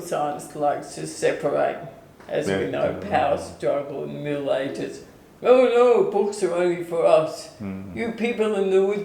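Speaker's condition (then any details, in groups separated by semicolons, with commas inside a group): ALS/MND; onset foot drop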